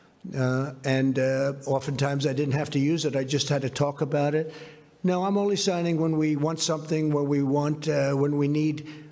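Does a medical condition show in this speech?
No.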